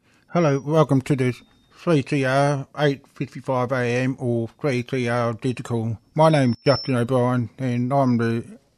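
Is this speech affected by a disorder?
Yes: hearing loss with cochlear implants; right implant 10-11 years ago, left 2-3 years later, 4-hour operation, dead hair cells, formerly hearing aids; asks others to speak slowly, struggles when people talk quickly.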